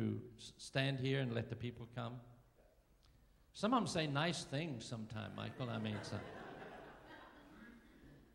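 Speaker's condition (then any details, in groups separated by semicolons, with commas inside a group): No condition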